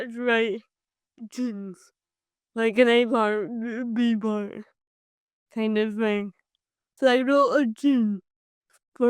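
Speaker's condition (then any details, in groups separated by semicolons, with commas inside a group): Cerebral palsy; from birth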